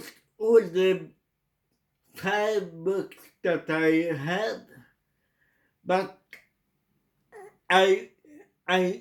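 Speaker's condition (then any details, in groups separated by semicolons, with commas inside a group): Cerebral palsy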